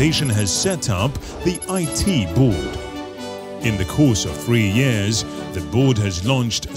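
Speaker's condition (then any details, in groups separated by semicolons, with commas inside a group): No condition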